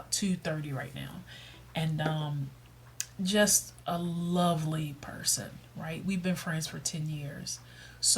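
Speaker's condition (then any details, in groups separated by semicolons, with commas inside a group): No condition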